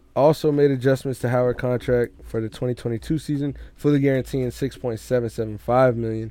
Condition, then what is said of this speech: No condition.